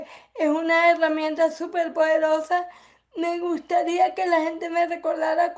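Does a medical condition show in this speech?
Yes: cerebral palsy; from birth; affects speech.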